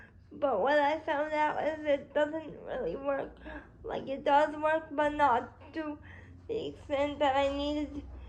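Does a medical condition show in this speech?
Yes: cerebral palsy; spastic quadriplegia.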